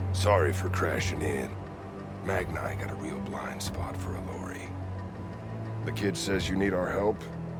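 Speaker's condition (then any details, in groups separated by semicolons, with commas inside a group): No condition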